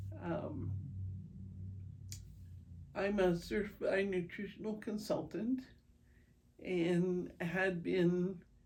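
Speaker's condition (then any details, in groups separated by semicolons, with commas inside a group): Primary progressive multiple sclerosis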